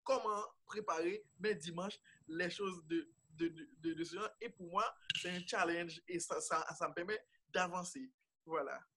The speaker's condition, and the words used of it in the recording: Stuttering. Donc, au fil du temps, voilà, moi, j'ai compris que j'étais bègue, mais ça n'a ça, n'a jamais été un frein.